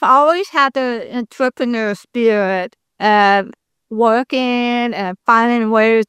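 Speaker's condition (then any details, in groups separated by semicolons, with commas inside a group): Deafness, congenital; speaks very well per host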